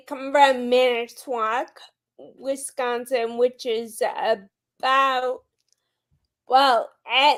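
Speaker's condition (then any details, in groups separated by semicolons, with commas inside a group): Friedreich's ataxia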